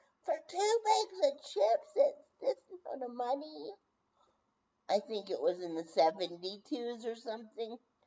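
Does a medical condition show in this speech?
Yes: brain injury.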